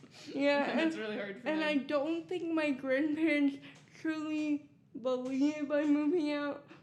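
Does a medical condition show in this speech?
Yes: cerebral palsy.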